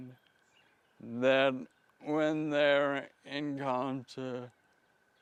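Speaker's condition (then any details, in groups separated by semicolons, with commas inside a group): Friedreich's ataxia; spasticity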